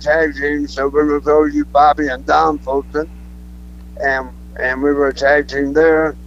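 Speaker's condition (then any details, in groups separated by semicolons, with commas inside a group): Throat cancer; cancer survivor, alive and well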